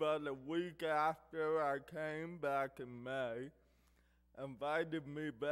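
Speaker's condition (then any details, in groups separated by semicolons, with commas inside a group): Cerebral palsy; speech affected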